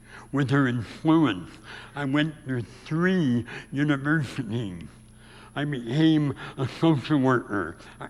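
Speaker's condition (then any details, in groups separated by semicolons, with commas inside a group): Severe speech impediment; from early childhood, could not talk at all as young child, first operation in North Dakota hospital; about age 84; white woman taught tongue movement, chewing food and speaking, impediment heard on radio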